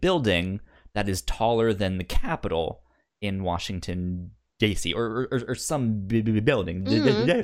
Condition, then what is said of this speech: Stuttering. The only year, I don't know if it's still a thing or if the technology has gotten any better, but obviously I have a speech impediment and I stutter.